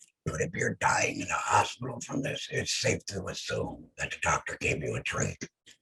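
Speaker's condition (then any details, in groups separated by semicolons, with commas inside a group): Head and neck cancer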